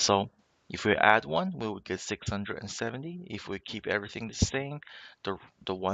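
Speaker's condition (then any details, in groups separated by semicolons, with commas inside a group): No condition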